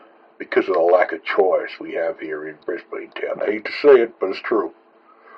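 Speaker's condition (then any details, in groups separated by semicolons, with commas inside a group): No condition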